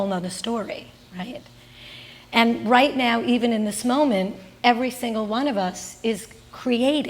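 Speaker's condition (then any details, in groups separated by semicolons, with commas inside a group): No condition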